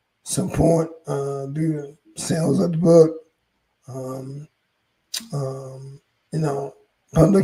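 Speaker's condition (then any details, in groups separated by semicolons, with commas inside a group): ALS; hoarse voice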